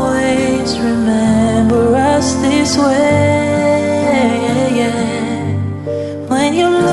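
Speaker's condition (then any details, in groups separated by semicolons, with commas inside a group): No condition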